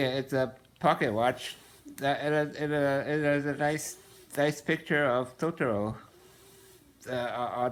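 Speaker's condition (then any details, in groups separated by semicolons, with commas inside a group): Muscular dystrophy, Duchenne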